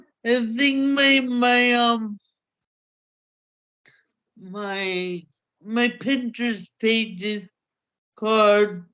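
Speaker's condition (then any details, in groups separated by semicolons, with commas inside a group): Cerebral palsy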